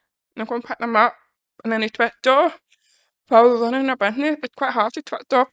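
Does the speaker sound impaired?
Yes: deafness; congenital deafness, born deaf.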